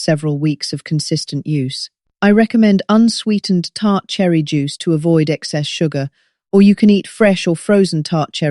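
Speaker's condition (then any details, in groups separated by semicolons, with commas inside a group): No condition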